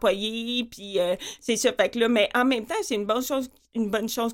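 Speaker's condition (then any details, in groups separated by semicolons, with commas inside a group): Profound deafness with cochlear implant, congenital; audiologist adjusts implant every 2 years, lip-reads to confirm, misses fast group talk, phone calls hard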